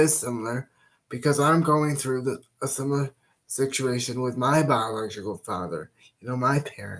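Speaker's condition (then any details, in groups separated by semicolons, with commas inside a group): Cerebral palsy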